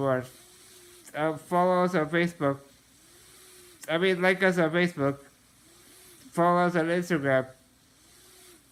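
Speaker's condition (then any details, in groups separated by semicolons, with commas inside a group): Muscular dystrophy, Duchenne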